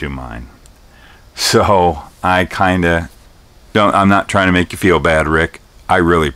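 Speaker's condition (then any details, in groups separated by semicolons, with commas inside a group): No condition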